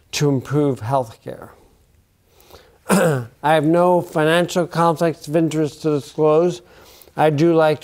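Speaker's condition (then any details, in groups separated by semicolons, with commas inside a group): Bulbar onset ALS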